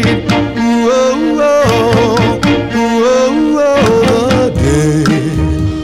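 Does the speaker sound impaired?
No.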